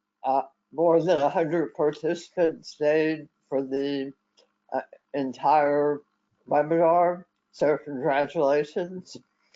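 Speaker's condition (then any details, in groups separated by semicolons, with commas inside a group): Head and neck cancer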